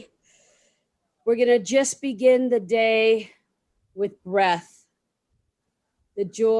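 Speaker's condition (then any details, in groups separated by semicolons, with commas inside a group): No condition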